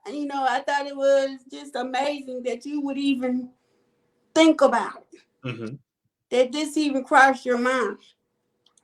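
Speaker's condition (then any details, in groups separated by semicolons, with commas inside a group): Cerebral palsy; quadriplegic type, all four limbs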